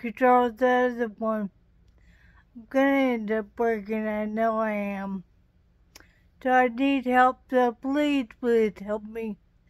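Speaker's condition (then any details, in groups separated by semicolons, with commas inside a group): Traumatic brain injury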